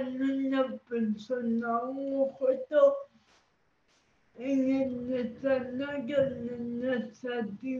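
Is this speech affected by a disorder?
Yes: cerebral palsy.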